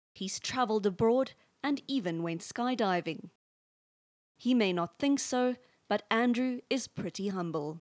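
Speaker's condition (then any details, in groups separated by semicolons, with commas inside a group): No condition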